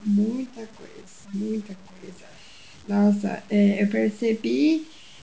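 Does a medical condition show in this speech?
Yes: Down syndrome; trained at Atitude Inclusão to present talk slides, later gave full talk at Smart Cities.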